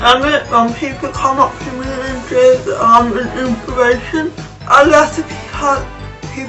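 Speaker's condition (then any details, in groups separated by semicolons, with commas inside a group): Cerebral palsy; from birth, profoundly deaf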